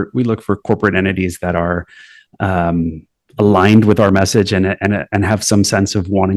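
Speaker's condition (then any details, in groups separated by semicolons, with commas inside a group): No condition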